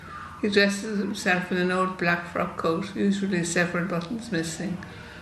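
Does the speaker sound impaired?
Yes: Parkinson's disease; progressive neurodegenerative, reduced dopamine, began with right hand tremor during thyroid treatment, illegible handwriting, slowed walking; nearly 12 years since diagnosis, completed LSVT LOUD with Beth Armstrong, Parkinson's clinic St. Vincent's, physiotherapy; shorter voice and breath, exaggerates voice to be understood, runs out of puff, listeners asked pardon.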